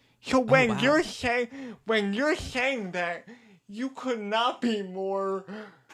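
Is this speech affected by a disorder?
Yes: cerebral palsy; diagnosed age two.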